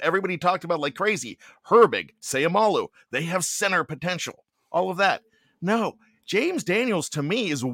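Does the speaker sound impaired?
No.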